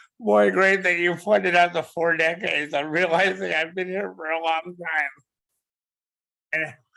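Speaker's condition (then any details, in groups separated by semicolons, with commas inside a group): Cerebral palsy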